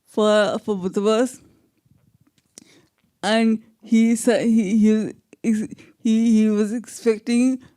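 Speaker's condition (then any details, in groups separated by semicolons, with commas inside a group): Traumatic brain injury, severe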